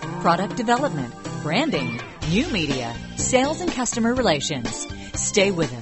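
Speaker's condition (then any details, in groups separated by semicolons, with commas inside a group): No condition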